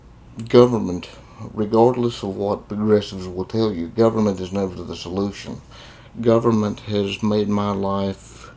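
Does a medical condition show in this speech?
Yes: cerebral palsy; congenital cerebral palsy, confined to a wheelchair.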